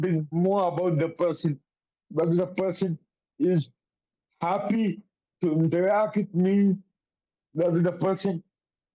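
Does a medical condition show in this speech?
Yes: cerebral palsy; affects coordination.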